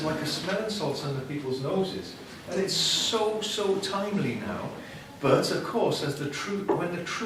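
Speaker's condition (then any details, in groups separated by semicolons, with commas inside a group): No condition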